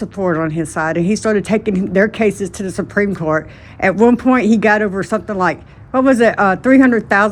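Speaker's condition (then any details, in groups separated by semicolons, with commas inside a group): No condition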